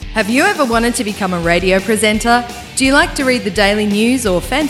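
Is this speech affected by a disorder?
No.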